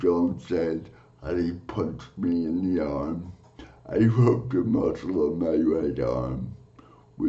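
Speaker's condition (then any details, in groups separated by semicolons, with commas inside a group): Cerebral palsy; from birth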